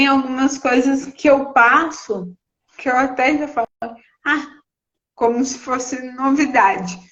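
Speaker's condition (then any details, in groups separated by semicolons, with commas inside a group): Cerebral palsy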